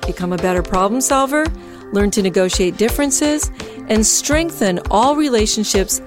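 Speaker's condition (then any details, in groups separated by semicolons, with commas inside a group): No condition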